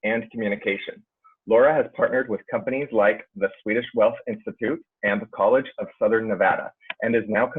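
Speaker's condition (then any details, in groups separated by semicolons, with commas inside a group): No condition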